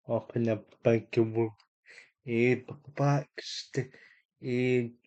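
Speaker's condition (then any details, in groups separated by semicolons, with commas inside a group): Cerebral palsy; unable to walk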